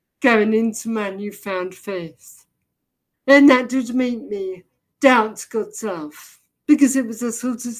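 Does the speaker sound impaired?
Yes: deafness, severe; can hardly understand speech, vocabulary partly picked up from reading.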